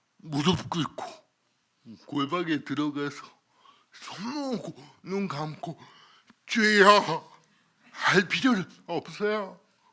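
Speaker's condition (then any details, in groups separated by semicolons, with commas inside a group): Cerebral palsy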